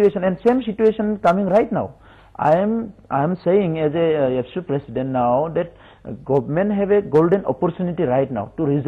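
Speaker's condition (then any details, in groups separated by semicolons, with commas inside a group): No condition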